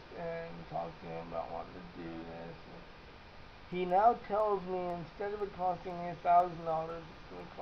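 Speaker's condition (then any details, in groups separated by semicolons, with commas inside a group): Cerebral palsy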